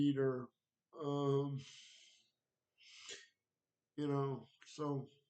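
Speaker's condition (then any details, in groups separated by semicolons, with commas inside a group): Cerebral palsy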